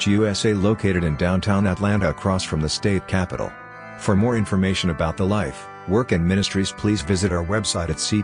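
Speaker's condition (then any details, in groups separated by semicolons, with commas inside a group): No condition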